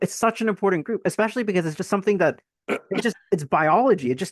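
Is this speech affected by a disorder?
No.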